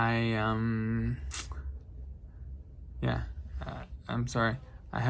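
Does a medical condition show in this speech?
Yes: traumatic brain injury.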